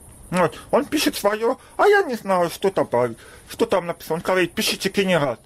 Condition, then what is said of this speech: Deafness. Я плохо слышу, но говорить могу.